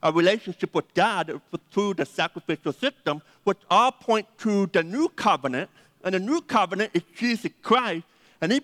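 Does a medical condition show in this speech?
Yes: deafness; needs names repeated several times.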